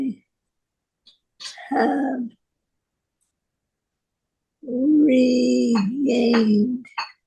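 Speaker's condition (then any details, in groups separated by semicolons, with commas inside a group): Parkinson's disease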